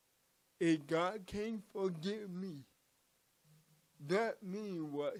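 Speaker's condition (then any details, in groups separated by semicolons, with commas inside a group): Cerebral palsy; from birth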